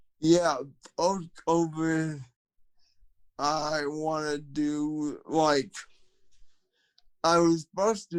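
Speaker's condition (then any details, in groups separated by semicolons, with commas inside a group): Cerebral palsy, spastic quadriplegia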